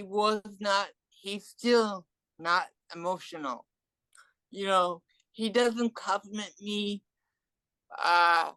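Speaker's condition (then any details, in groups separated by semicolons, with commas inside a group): Cerebral palsy; from birth, hearing loss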